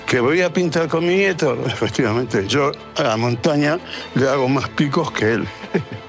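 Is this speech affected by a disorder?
Yes: Parkinson's disease; altered gait, drawing shows extra jagged peaks; voice clear and distinct.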